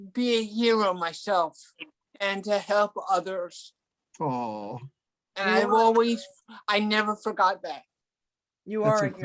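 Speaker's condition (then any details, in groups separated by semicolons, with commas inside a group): Cerebral palsy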